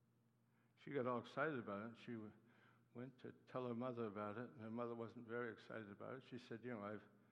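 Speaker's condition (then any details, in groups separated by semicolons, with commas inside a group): Parkinson's disease; Parkinson's attacks muscles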